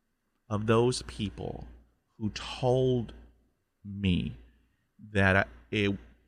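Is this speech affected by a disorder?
Yes: stuttering; stutter since childhood, 20 years speech therapy first on fluency, hypnosis, military hypnotherapist on mental health; here blocks.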